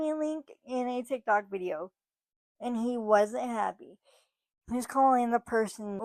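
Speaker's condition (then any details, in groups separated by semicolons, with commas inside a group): Cerebral palsy, spastic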